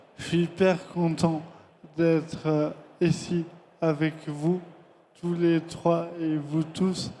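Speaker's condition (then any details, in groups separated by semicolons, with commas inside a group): ALS (maladie de Charcot); speech much slower than a year ago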